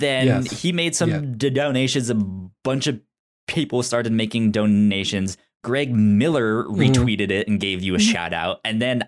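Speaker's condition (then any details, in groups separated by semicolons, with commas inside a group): Stutter; self-reported stutter; expects stutter to be an obstacle for some listeners; repeated sounds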